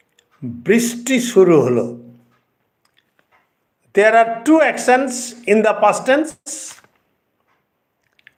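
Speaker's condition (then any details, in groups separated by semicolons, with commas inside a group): No condition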